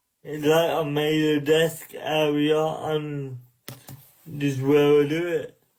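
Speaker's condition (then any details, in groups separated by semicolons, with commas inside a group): Cerebral palsy; from birth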